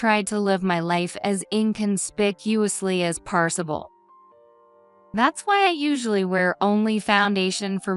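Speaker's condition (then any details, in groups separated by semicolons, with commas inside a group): No condition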